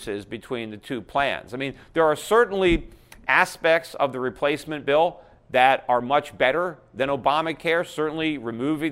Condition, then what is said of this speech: No condition.